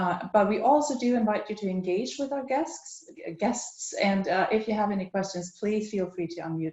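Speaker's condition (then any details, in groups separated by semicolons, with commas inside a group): No condition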